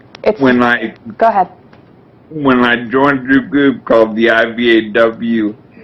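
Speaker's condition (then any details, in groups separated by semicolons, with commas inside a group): Brain injury from oxygen loss; speech significantly slurred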